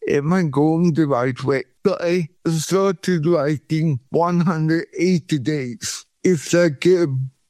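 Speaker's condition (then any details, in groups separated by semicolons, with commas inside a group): Cerebral palsy; body shaking 40 years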